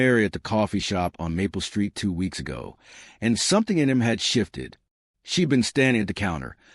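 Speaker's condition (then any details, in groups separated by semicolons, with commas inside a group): No condition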